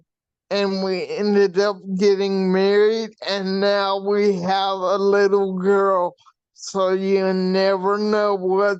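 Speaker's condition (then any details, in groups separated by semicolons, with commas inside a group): Brain shunt failure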